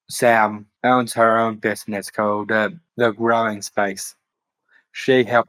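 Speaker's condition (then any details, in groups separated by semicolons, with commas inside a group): Down syndrome; later diagnosed with autism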